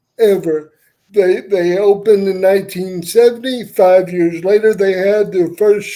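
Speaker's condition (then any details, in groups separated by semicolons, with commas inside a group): Cerebral palsy; wheelchair user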